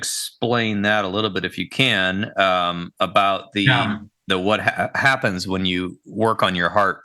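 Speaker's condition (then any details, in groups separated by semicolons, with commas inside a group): No condition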